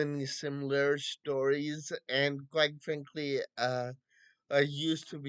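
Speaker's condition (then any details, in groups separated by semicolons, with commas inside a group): Friedreich's ataxia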